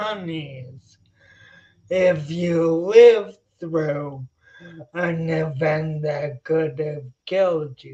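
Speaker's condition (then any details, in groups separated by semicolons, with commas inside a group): Spinocerebellar ataxia; progressive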